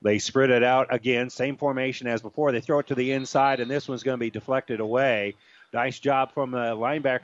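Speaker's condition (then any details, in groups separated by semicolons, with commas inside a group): No condition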